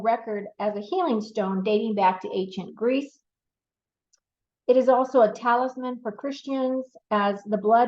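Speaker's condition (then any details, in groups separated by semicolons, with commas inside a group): No condition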